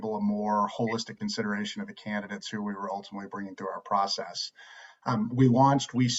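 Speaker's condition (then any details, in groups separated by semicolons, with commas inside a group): No condition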